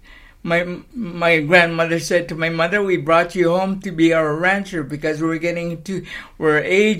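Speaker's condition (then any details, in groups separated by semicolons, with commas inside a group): Cerebral palsy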